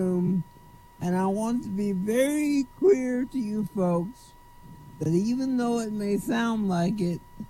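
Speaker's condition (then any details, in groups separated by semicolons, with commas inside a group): Cerebral palsy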